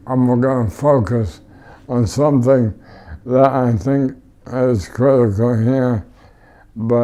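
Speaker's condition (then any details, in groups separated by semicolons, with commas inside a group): ALS; tracheotomy, ventilator, wheelchair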